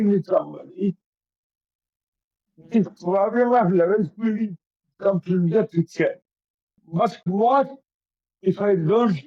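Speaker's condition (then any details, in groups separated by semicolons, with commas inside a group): Cerebral palsy; affects coordination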